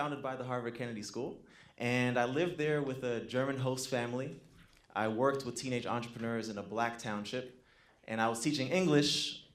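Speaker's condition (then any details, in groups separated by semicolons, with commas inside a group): No condition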